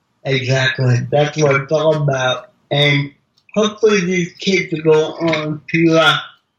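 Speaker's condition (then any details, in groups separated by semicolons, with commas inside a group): Cerebral palsy; mild speech impediment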